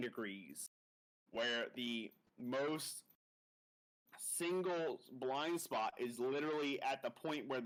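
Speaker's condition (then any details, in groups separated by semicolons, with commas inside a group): No condition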